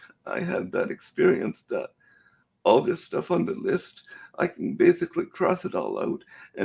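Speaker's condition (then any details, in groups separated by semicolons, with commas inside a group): Cerebral palsy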